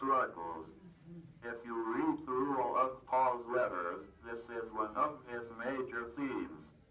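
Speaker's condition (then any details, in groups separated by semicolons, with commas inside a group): Cerebral palsy, athetoid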